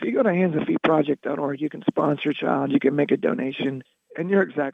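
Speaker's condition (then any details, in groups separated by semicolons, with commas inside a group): Loss of singing voice; lost singing voice around 2006-2007 after about 16-17 years as band vocalist, can still speak; speaking voice retained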